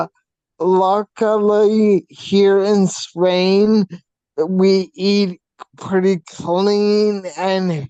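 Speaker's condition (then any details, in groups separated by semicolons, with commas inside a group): Facial paralysis from hydrocephalus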